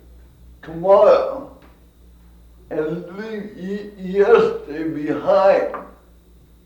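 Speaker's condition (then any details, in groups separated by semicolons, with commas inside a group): Cerebral palsy; from birth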